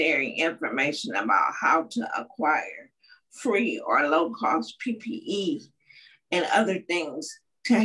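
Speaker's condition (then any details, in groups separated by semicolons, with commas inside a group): Cerebral palsy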